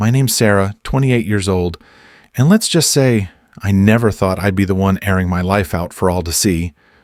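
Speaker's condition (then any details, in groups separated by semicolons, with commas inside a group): No condition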